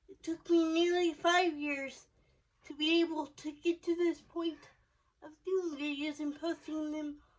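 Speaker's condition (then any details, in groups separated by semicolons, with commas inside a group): Cerebral palsy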